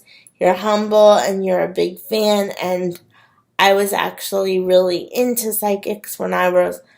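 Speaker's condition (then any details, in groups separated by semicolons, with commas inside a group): Cerebral palsy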